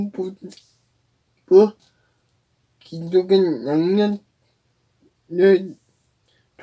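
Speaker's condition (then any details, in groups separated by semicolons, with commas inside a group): Cerebral palsy; brain lesion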